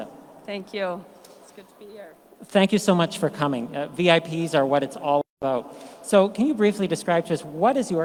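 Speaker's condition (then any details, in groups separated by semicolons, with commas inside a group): No condition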